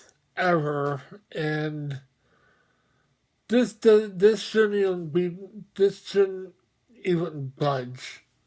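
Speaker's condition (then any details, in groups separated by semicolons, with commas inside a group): Mobius syndrome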